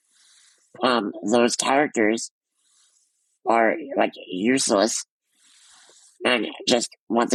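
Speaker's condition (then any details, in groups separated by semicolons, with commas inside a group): Muscular dystrophy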